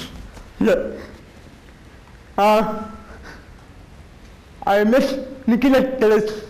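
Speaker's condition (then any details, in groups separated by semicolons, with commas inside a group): Cerebral palsy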